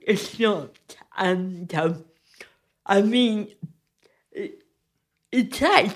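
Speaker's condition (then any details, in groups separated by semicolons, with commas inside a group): Cerebral palsy; physically affects creating art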